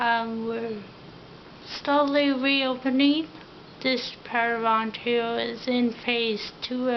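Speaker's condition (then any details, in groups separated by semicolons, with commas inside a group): Ataxia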